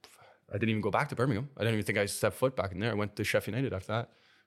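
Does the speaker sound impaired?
No.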